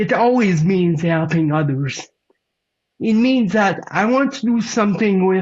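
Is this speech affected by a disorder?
Yes: cerebral palsy; present from birth.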